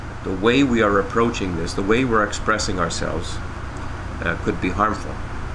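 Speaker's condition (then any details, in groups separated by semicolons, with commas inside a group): No condition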